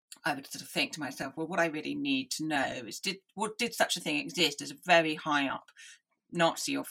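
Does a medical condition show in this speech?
Yes: deafness; analog hearing aids in childhood.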